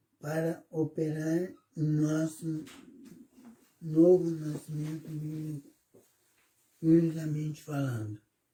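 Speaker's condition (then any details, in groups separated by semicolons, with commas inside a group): Cerebellar ataxia; degenerative hereditary form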